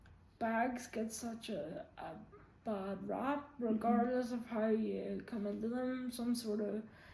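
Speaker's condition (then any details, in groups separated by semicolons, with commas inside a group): Quadriplegic cerebral palsy, severe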